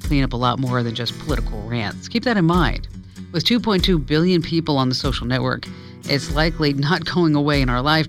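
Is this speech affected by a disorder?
No.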